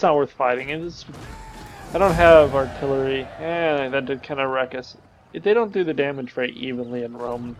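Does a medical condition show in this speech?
No.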